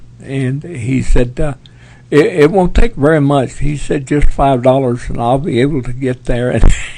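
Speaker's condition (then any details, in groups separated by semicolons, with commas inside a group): Parkinson's; tremors as early symptom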